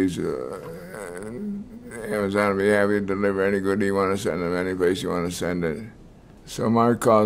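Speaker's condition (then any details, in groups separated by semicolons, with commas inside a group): Multiple sclerosis; diagnosed decades ago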